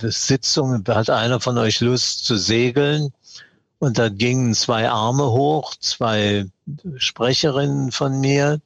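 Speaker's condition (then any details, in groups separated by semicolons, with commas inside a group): Parkinson's disease; mild course so far, still trembles, diet and sport to slow progression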